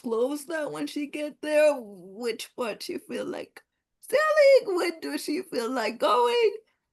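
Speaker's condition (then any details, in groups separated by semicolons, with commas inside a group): Cerebral palsy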